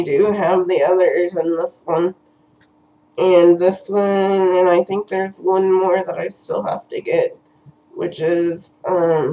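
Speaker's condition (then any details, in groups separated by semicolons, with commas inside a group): Cerebral palsy; first word not said quite right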